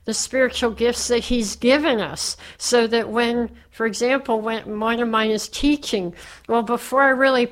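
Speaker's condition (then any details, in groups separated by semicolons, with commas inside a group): Cleft palate; speech impediment while growing up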